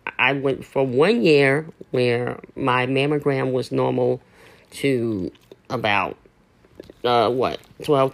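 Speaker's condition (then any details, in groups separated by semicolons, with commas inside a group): Cleft lip and palate; voice a little raspy early in the morning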